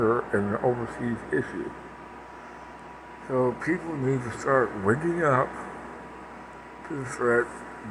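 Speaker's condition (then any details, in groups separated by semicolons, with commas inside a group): Parkinson's; speech impediment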